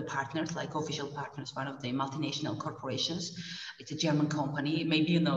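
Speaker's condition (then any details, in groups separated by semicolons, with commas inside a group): No condition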